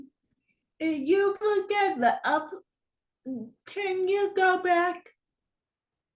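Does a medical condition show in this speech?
Yes: cerebral palsy.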